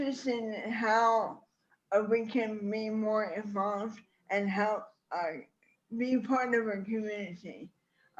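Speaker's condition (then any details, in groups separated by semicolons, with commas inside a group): ALS; speech slowing over about 4 years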